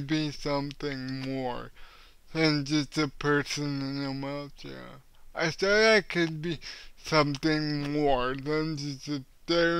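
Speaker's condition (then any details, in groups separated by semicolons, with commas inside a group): Cerebral palsy; cannot walk, uses wheelchair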